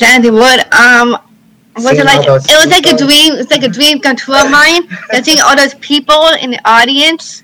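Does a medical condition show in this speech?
Yes: Down syndrome; congenital.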